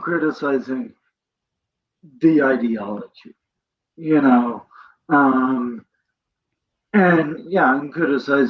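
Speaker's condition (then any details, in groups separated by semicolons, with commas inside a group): Cerebral palsy; present from birth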